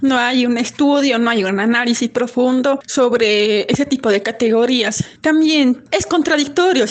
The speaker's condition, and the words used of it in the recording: Deafness. Más que nada porque no tenemos afectaciones en el aparato articulador.